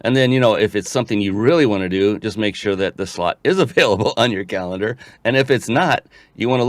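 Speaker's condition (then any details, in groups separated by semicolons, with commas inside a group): No condition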